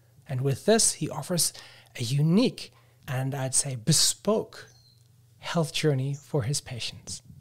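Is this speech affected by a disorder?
No.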